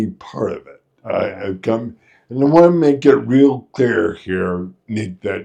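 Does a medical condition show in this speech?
Yes: Friedreich's ataxia.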